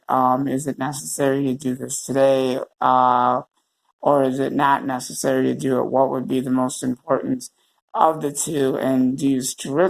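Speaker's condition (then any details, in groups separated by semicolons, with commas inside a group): Cerebral palsy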